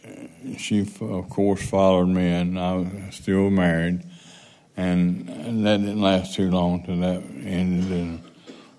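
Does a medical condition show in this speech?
Yes: Parkinson's; unsteady standing with risk of falling; speaking seated instead of at podium because of fall risk.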